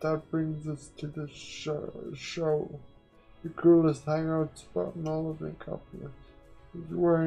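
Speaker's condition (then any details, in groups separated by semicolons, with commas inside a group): Quadriplegic cerebral palsy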